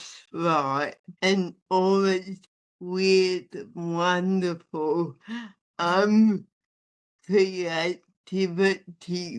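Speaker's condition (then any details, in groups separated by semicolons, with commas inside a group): Athetoid spastic cerebral palsy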